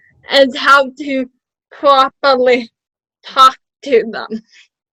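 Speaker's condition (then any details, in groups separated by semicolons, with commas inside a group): Cerebral palsy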